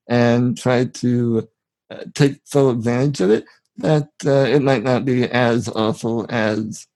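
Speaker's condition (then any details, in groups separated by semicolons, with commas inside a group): Spinal muscular atrophy; genetic, from birth; needs physical assistance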